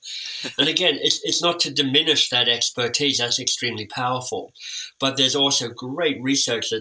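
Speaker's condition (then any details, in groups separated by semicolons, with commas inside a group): Cleft lip and palate; time with an orthodontist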